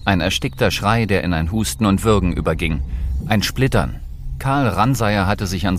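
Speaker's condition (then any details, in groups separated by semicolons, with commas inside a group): No condition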